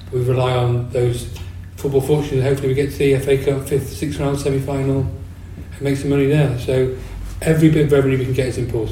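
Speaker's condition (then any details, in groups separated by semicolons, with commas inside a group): Parkinson's disease; on medication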